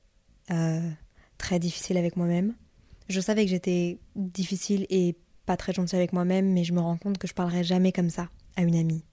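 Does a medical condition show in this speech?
No.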